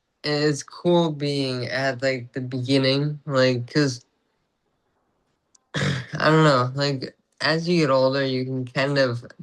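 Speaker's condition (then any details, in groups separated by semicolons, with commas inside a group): Traumatic brain injury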